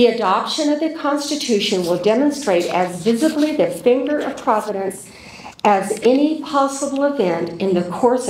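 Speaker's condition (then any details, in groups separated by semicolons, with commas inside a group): No condition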